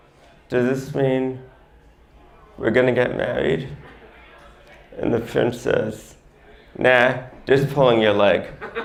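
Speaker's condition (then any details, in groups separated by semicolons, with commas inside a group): Mild ataxic cerebral palsy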